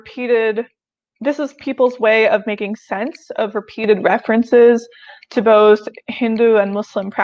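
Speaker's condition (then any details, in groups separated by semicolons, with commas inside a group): No condition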